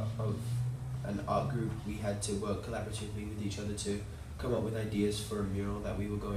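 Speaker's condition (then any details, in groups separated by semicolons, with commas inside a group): No condition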